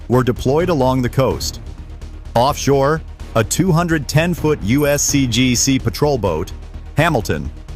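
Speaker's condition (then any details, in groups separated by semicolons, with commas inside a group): No condition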